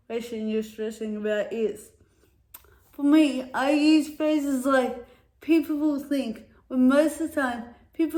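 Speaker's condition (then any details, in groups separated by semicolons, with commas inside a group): Cerebral palsy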